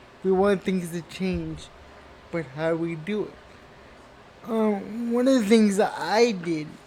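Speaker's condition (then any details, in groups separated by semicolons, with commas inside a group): Cerebral palsy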